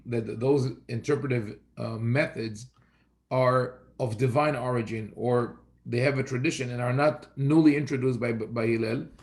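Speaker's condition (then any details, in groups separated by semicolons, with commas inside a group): No condition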